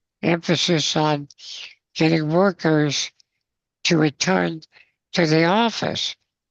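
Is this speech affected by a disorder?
Yes: spinal muscular atrophy, congenital.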